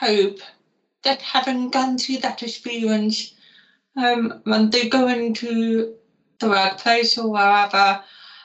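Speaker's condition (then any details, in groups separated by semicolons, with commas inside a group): Profoundly deaf; profound deafness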